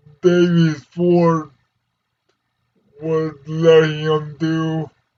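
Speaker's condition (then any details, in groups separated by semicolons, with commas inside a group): Cerebral palsy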